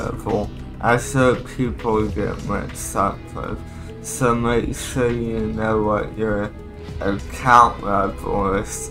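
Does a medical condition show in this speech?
Yes: cerebral palsy.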